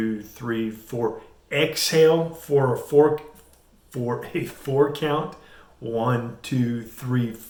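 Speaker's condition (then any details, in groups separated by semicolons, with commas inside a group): No condition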